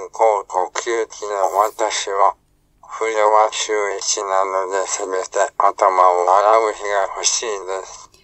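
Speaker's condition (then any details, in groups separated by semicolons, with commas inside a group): ALS, speech-generating device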